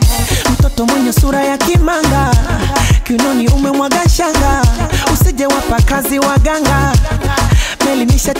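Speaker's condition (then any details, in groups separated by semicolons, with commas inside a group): No condition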